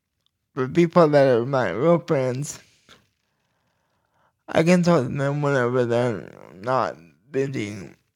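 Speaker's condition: Cerebral palsy; low voice

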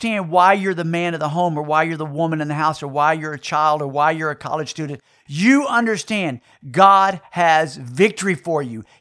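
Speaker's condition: No condition

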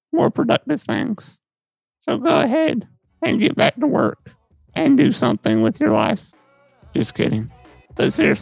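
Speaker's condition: Muscular dystrophy; muscle atrophy and weight loss

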